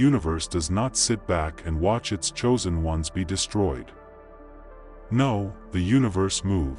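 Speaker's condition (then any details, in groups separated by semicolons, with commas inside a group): No condition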